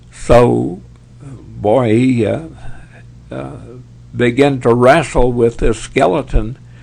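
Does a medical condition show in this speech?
Yes: Parkinson's; tremors as early symptom.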